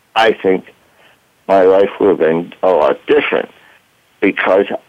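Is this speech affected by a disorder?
Yes: voice box damage from tracheostomy; lasting physical voice challenge from damaged voice box.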